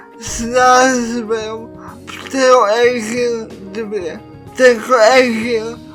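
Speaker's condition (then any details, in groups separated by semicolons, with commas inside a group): Cerebral palsy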